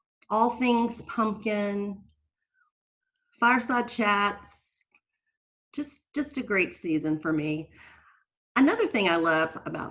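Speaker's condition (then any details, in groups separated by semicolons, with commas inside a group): No condition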